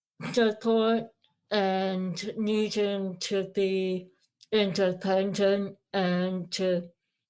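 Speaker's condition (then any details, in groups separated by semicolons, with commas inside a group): Moebius syndrome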